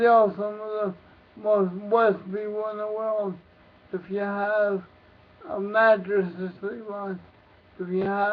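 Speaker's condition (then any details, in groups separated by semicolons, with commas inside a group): Cerebral palsy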